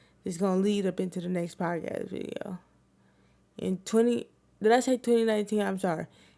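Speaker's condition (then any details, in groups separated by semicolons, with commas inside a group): Cerebral palsy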